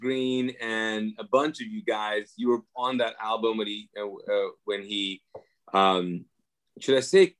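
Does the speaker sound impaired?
No.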